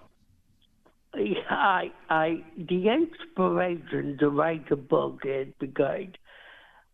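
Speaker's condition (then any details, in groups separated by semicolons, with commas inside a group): Cerebral palsy; walks independently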